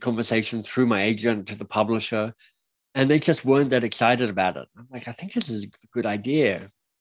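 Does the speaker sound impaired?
Yes: cleft lip and palate; surgery as a child; speech impediment.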